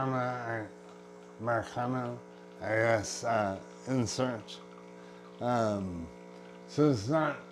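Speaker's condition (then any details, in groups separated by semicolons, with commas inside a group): Brain injury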